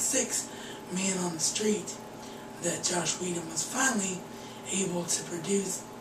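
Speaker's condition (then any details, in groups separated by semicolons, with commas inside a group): Cerebral palsy; wheelchair bound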